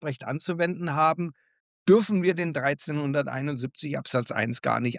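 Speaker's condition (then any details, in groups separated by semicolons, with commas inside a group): No condition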